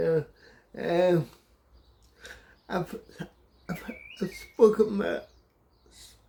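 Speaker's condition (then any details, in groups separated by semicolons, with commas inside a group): Cerebral palsy; speech difficulty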